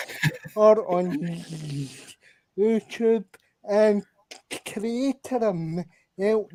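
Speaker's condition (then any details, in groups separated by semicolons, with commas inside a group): Cerebral palsy; unable to walk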